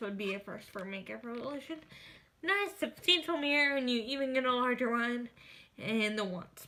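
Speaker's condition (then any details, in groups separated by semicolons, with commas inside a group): Cerebral palsy, spastic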